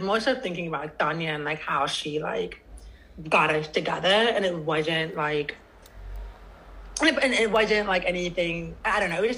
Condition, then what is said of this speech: Deafness. I feel like I'm so supremely aware, and this is just from, like, being on TikTok and being around new people and whatnot, of, like, how my speech is different